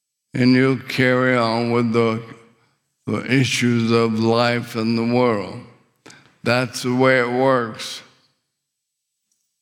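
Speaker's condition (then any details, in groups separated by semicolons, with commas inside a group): ALS; choked seriously on saliva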